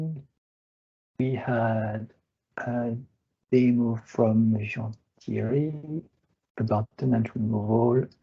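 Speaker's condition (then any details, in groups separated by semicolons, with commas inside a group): No condition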